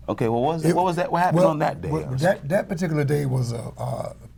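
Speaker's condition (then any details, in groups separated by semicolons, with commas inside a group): No condition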